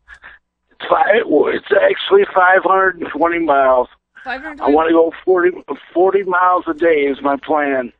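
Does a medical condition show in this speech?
Yes: cerebral palsy; present since birth.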